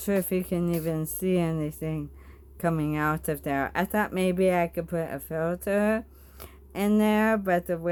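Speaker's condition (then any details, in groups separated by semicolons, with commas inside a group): Bulbar ALS; bulbar onset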